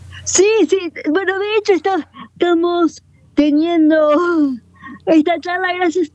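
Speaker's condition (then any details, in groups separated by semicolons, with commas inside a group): Cerebral palsy, quadriparesis; wheelchair user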